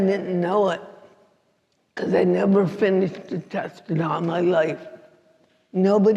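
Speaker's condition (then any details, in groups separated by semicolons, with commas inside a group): Cerebral palsy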